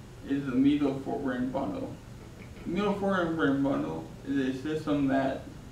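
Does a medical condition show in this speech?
Yes: traumatic brain injury.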